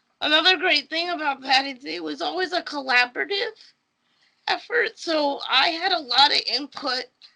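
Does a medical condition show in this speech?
Yes: cerebral palsy; speech therapy in childhood.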